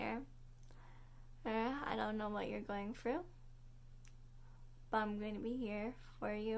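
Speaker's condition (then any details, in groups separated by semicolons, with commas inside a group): Cerebral palsy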